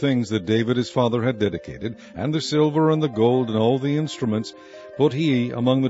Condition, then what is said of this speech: None; typical speech.